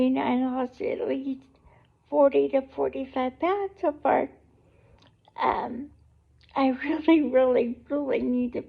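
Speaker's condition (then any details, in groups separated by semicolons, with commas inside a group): Cerebral palsy; able to talk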